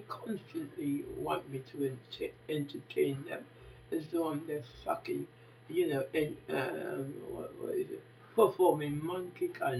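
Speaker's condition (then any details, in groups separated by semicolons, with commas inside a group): Facial palsy; can barely hear own speech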